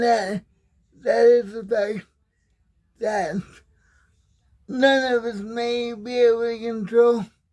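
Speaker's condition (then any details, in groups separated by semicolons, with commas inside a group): Cerebral palsy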